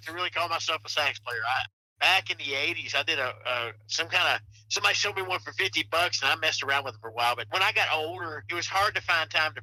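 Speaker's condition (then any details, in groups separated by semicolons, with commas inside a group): No condition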